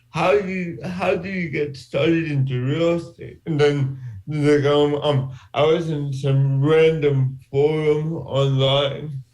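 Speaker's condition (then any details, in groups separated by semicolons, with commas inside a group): Cerebral palsy; from birth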